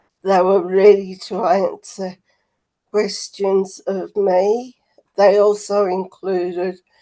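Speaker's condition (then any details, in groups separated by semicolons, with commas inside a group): Motor neurone disease; PEG feeding tube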